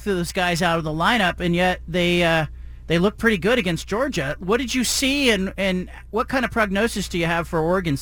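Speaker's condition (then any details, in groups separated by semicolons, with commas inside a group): No condition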